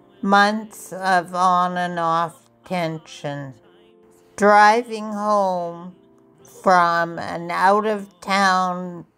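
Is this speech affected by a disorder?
Yes: multiple sclerosis; diagnosed at age 17.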